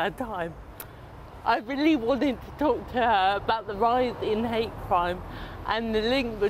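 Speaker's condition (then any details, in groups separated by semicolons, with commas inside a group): Cerebral palsy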